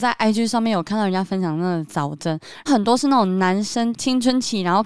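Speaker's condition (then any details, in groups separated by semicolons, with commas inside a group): Submucous cleft palate; submucous cleft palate since childhood, former underbite, braces, insurance-covered orthognathic surgery advancing upper, retracting lower jaw; recent cough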